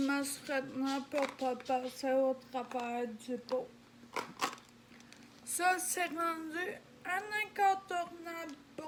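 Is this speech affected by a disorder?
Yes: ataxia; degenerative.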